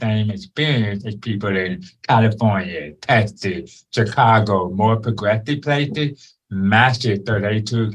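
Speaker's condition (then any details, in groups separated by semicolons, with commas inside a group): Born deaf; congenital deafness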